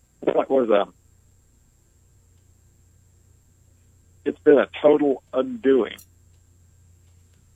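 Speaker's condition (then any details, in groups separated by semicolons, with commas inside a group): ALS; motor neuron loss, progressive paralysis, wheelchair user, sensation intact, pain from clothing seams and shirt wrinkles; able to speak and communicate clearly, slower pace, communicating takes more time due to ventilator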